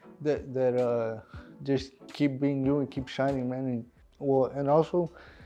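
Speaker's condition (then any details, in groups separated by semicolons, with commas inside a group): Cerebral palsy; cerebral palsy, premature birth; aged 23, cannot walk unaided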